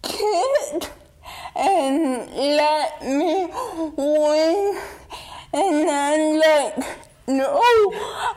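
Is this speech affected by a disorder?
Yes: dystonia; brain damage sometimes in basal ganglia, lost control over body, nervous system affected, wheelchair user, hands affected; takes deep breath and relaxes when tense to gain control, calms before able to speak.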